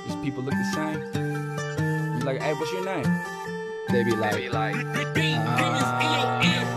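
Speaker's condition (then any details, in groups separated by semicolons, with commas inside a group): No condition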